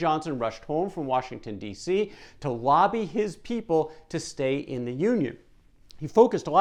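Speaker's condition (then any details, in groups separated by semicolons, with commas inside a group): No condition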